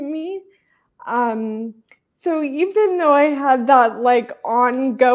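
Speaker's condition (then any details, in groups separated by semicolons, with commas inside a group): Traumatic brain injury; still slows things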